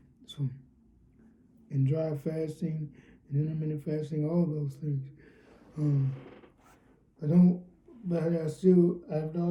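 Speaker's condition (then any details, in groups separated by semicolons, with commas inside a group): Cerebral palsy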